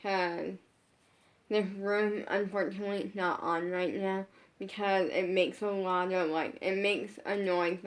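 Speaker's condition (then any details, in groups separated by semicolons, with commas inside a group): Brain injury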